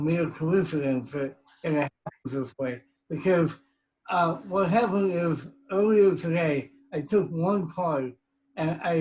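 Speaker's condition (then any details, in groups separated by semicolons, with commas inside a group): Cerebral palsy; from birth; speech impediment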